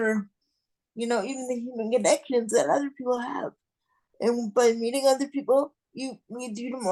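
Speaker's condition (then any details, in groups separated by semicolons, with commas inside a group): Cerebral palsy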